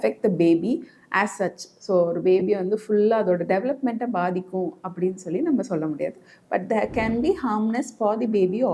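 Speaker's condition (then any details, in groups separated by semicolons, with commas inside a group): No condition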